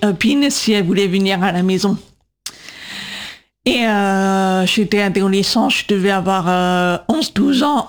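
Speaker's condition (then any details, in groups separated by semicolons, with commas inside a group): Profound congenital deafness, congenital, due to cytomegalovirus (CMV); bilateral, age 37, two cochlear implants with external processors and antennas, magnets above ears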